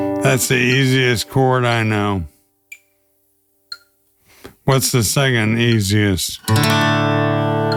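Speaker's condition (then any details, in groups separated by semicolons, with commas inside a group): ALS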